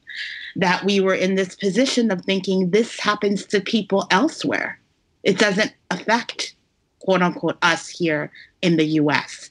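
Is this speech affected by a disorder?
No.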